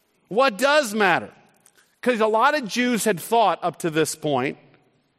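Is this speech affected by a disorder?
No.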